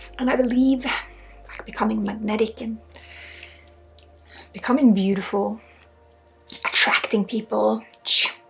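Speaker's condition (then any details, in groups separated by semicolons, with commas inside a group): No condition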